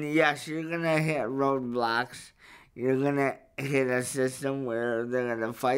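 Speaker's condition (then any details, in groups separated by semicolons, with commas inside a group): Cerebral palsy; verbal, able to speak up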